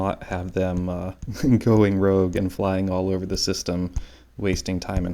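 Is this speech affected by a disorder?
No.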